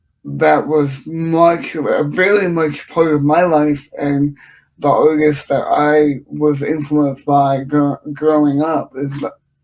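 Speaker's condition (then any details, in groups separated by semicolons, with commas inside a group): Cerebral palsy; from birth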